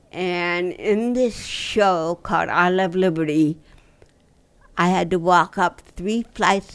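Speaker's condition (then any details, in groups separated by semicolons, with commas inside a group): Dystonia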